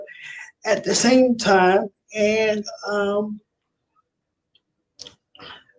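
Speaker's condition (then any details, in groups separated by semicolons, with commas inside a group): Cerebral palsy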